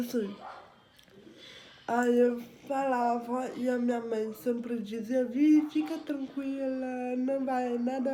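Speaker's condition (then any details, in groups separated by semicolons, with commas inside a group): Cerebral palsy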